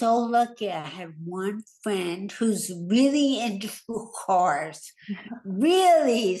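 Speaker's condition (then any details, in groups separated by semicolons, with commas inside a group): Hemorrhagic stroke; now types only with left hand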